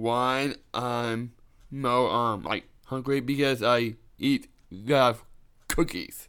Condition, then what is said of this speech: Down syndrome. That you don't have to repeat yourself so much?